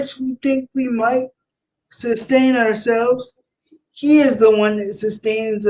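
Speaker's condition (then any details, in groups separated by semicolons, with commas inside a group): Cerebral palsy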